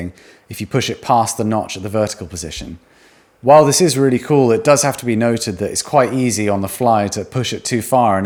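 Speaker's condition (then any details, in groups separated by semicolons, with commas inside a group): No condition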